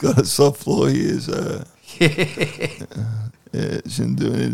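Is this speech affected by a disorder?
Yes: cerebral palsy.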